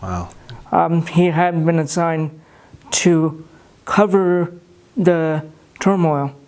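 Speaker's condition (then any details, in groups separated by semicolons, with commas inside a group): Cerebral palsy; no speech therapy, some words hard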